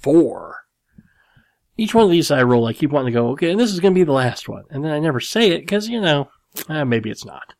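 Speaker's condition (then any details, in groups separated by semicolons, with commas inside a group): Cleft lip and palate; series of plastic surgeries for repair, skull bone chips grafted to reconstruct nose around age 12; nose still slightly crooked, large dent in skull at graft site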